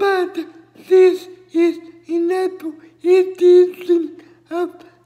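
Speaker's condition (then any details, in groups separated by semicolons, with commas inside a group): Cerebral palsy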